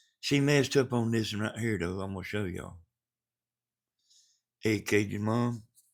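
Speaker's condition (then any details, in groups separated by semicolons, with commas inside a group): Brain bleed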